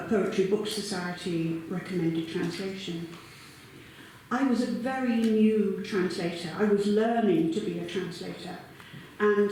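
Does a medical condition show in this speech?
No.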